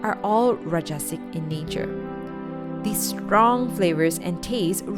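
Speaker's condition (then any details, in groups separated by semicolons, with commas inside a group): No condition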